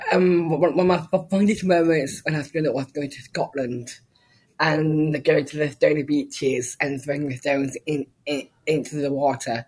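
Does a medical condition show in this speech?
Yes: Down syndrome.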